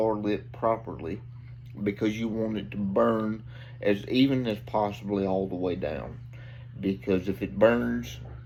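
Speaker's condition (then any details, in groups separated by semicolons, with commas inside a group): Cerebral palsy; from birth, wheelchair user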